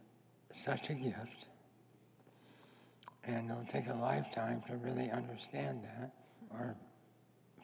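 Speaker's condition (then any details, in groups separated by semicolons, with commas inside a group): Head and neck cancer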